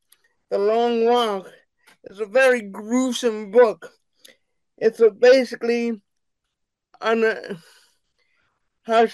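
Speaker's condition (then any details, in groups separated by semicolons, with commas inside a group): Cerebral palsy; types with right index finger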